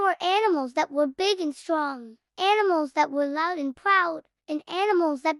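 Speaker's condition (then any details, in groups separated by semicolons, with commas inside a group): No condition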